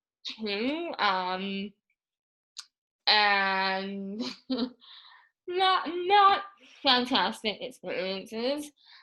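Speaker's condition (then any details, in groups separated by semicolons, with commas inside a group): Moebius syndrome; paralyzed tongue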